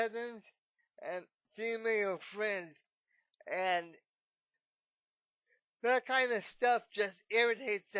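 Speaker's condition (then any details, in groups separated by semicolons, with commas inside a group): Cerebral palsy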